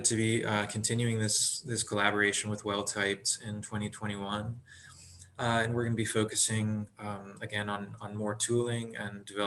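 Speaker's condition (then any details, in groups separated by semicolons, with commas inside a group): No condition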